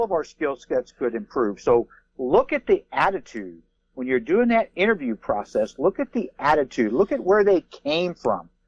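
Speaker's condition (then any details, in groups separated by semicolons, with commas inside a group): No condition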